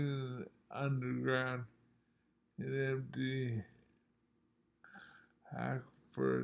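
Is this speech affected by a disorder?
Yes: multiple sclerosis.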